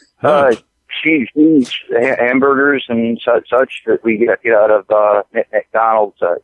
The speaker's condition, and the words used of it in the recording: Stuttering. Obviously stu- stu- stutter. That that's Part part of it.